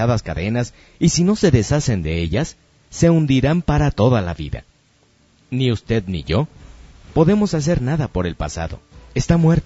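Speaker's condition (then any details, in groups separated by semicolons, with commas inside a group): No condition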